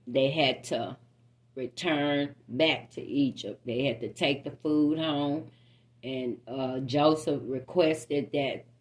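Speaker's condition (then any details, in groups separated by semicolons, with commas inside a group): No condition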